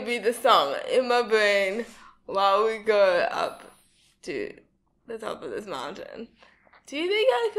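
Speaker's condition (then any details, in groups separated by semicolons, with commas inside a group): Cerebral palsy; speech not very clear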